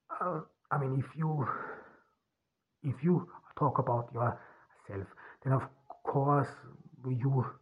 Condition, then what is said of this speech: Stuttering. That is indeed some distortion. However, I wanted to make sure, so I do not use any voice enhancements whatsoever.